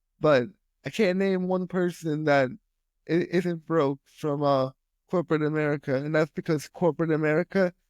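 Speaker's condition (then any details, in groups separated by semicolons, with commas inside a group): Spastic quadriplegic cerebral palsy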